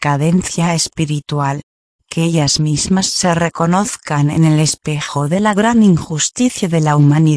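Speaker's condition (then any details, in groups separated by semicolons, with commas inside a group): No condition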